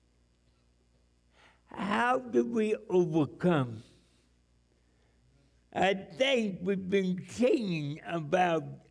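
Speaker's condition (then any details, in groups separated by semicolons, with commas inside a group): Cerebral palsy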